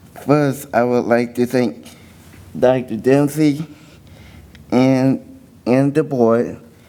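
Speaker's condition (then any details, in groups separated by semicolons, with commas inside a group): Cerebral palsy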